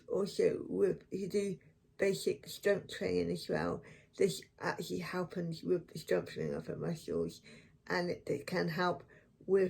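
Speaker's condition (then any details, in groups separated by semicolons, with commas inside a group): Cerebral palsy; affects one foot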